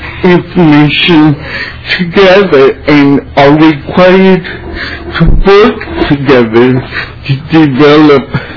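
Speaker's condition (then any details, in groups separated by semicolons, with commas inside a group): Cerebral palsy; drives own car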